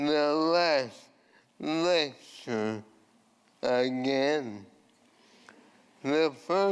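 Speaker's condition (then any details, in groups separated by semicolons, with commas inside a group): ALS; voice changed from earlier resonant voice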